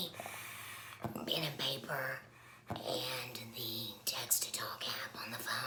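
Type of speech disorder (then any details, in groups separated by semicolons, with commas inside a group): Speech with a voice prosthesis; laryngectomy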